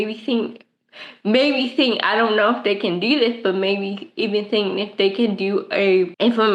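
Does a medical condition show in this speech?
Yes: cerebral palsy; present since birth.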